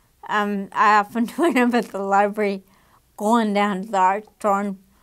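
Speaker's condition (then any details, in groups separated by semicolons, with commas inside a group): Damaged diaphragm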